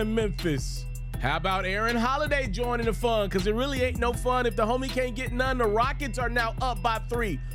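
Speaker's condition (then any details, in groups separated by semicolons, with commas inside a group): No condition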